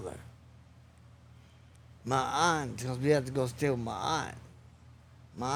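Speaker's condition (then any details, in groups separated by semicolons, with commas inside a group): Traumatic brain injury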